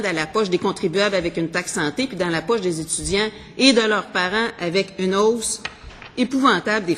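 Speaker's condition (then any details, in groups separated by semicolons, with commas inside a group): No condition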